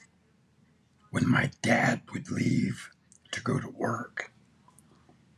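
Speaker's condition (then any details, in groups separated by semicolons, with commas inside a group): Throat cancer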